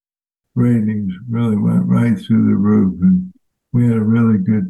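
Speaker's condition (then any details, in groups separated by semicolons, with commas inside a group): ALS; voice changed since onset, now a different voice, no spontaneous crying fits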